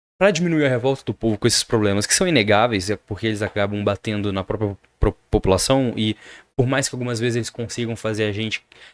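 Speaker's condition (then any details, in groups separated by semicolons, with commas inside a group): No condition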